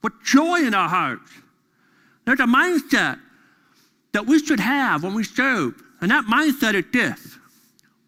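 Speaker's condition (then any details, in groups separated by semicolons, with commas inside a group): Deafness; deaf during school years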